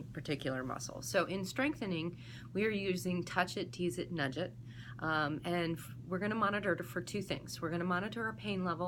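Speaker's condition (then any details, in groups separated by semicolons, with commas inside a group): No condition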